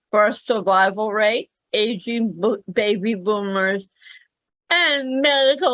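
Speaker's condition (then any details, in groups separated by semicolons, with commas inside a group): Cerebral palsy; mainly small motor coordination; speaks better than types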